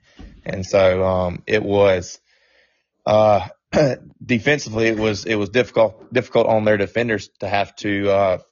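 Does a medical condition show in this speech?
No.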